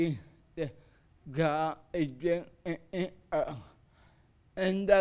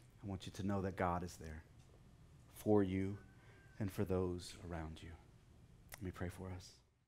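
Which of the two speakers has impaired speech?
The first: cerebral palsy.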